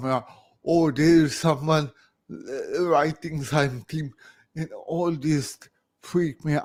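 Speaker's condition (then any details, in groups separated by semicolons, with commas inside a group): Cerebral palsy; from birth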